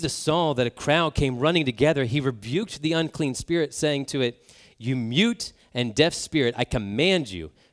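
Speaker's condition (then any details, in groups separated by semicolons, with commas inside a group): No condition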